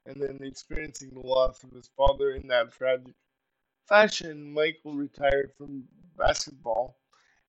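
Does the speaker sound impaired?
Yes: cerebral palsy; uses power wheelchair.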